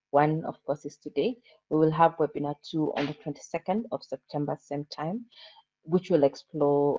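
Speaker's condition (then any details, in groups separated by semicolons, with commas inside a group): No condition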